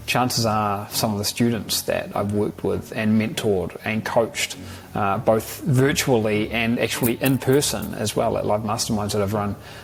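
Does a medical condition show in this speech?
No.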